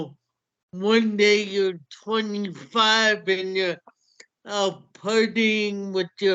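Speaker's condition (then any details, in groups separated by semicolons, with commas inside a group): Cerebral palsy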